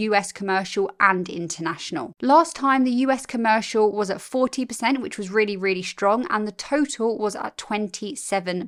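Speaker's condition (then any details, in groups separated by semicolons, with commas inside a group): No condition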